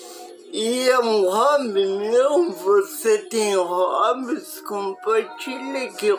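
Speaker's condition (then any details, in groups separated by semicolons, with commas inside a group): Paralysis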